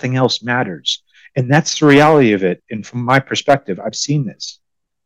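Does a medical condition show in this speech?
No.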